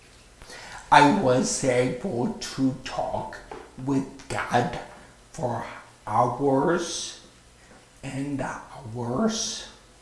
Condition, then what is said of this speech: Vocal cord paralysis. Now I speak lower and slower.